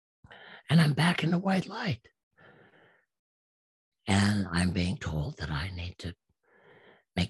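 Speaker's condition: Absent vocal cords; speech therapist saw no hope

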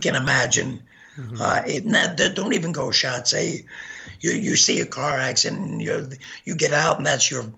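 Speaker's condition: Gunshot injury to voice box; hit spine

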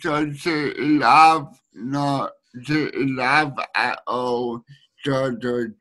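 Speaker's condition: Speech needing a translator; friend Imogen Yang from Sydney acting as speech translator during recording

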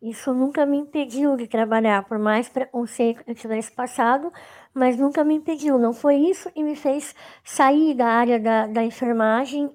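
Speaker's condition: Cleft lip and palate; missing teeth, awaiting dental implants

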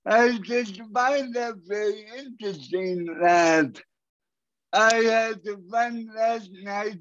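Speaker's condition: Cerebral palsy; walking distance much reduced compared with before

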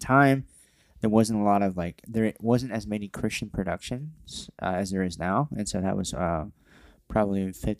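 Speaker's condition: Cleft lip and palate

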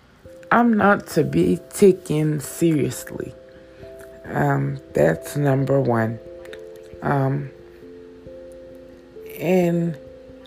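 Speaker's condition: Stroke with stutter; cannot move, hands not working, constant pain, physical therapy, not sleeping, caregiver Miss Priest gives medicines, meals

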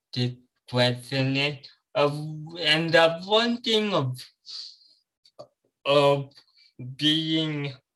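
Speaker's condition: Cerebral palsy

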